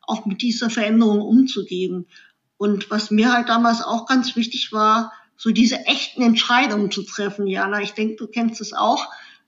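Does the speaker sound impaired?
Yes: cleft lip and palate; congenital cleft lip.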